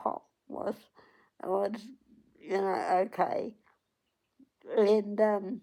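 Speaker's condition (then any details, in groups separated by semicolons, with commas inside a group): Cerebral palsy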